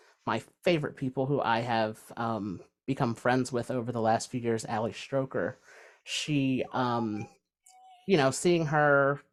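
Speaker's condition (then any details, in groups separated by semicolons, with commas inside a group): No condition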